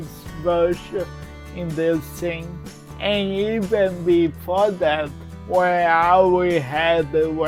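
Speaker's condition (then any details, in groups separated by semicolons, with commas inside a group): Cerebral palsy; present from birth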